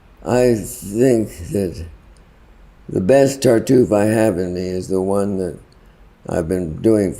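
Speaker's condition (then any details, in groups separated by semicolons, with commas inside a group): Parkinson's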